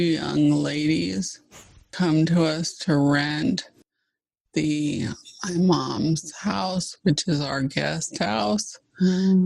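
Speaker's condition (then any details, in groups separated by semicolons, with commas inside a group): ALS (Lou Gehrig's disease)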